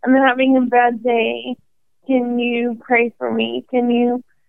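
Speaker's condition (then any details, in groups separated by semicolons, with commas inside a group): ALS; probable category at diagnosis, first symptoms in hand, diagnosed at 27 after 18 months; 5.5 years since diagnosis, considering walking device, sees speech and respiratory therapists, must catch breath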